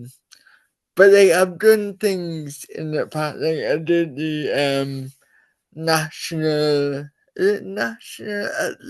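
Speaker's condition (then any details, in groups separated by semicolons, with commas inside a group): Cerebral palsy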